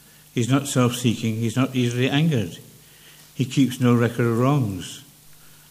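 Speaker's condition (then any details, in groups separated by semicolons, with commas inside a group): Parkinson's; less clear than before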